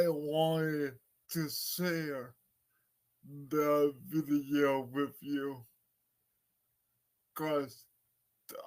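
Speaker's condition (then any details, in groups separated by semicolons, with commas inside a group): Cerebral palsy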